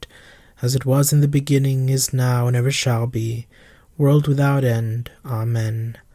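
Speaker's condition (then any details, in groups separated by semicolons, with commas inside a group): No condition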